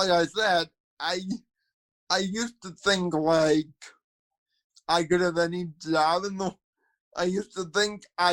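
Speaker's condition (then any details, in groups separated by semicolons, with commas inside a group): Cerebral palsy, spastic quadriplegia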